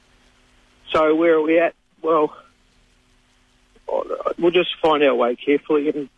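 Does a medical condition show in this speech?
No.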